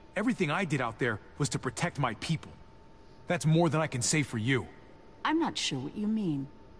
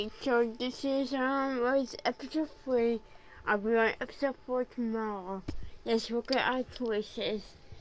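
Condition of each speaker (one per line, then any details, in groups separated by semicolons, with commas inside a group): No condition
Cerebral palsy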